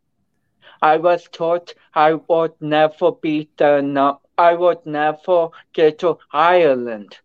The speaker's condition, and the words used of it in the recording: Cerebral palsy. It affects your balance, your speech and coordination.